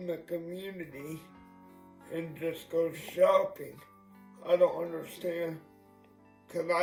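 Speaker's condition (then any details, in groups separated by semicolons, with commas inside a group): Cerebral palsy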